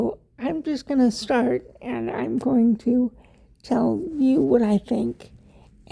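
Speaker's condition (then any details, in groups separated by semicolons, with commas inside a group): Cerebral palsy; wheelchair user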